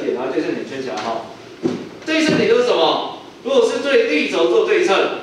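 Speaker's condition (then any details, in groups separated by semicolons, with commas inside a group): No condition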